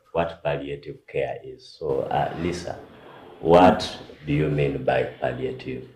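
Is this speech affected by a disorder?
No.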